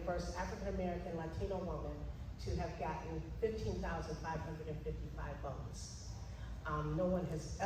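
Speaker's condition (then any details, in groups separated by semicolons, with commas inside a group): No condition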